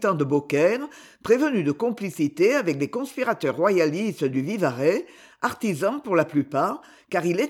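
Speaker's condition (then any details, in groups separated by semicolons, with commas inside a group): No condition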